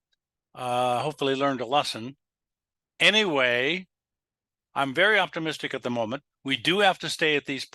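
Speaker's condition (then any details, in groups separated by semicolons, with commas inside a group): No condition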